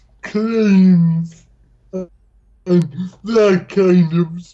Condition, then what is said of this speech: Dysarthria. Your accent is super awesome, except I'm not getting that.